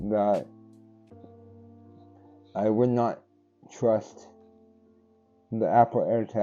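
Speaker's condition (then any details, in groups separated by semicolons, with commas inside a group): Cerebral palsy; tends to mess up words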